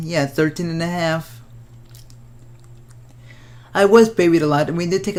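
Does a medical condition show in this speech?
Yes: cerebral palsy.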